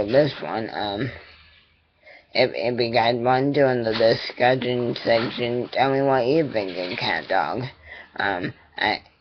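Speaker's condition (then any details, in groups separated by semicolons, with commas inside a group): Cerebral palsy; attending therapy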